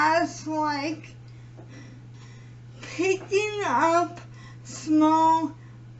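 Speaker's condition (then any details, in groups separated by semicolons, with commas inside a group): Cerebral palsy; premature birth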